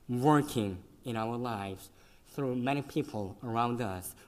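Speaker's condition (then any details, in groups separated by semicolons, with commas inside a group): Cleft lip and palate, severe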